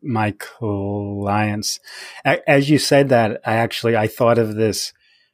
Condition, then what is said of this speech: Stuttering. I'm a person who stutters, a speech language pathologist, and an assistant professor at Florida State University.